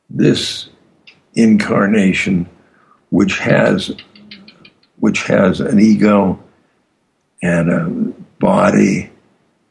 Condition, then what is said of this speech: Aphasia. This aphasia, speech, wow, just these silences.